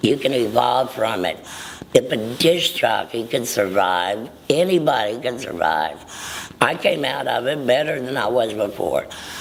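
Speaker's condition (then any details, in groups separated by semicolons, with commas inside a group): Laryngectomy for throat cancer; over four years since laryngectomy; no speech six months post-surgery, now speaks without natural voice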